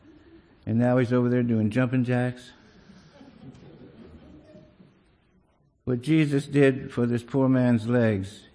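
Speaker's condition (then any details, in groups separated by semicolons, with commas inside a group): Parkinson's disease; impaired balance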